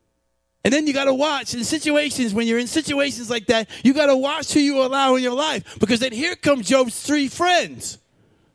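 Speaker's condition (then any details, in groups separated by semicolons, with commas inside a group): No condition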